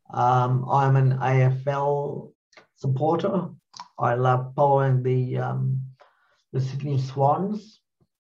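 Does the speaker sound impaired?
Yes: cerebral palsy; mild, born 12 weeks premature, maternal blood poisoning, fine motor hands, mild cognitive issues; clumsy hands, mainly uses spoon, trips sometimes, gait, balance, gross motor issues, help with new tasks.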